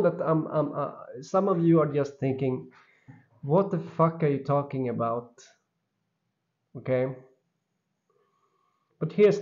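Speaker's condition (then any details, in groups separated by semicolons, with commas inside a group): No condition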